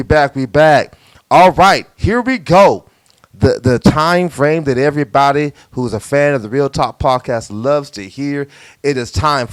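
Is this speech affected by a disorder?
No.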